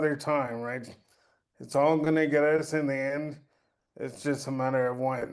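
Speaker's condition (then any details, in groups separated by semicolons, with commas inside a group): Cerebral palsy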